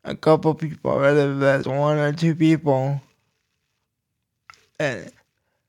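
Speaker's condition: Cerebral palsy; low voice

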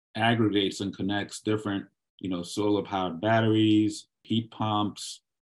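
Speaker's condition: No condition

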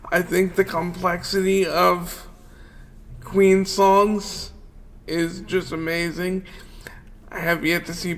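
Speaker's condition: Cerebral palsy; wheelchair user

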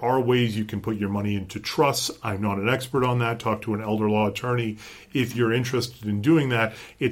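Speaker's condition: No condition

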